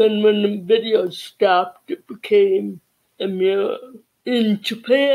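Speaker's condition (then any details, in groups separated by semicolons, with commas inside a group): Cerebral palsy; childhood speech therapy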